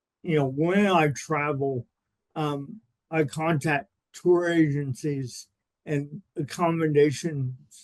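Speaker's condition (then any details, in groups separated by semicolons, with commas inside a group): Cerebral palsy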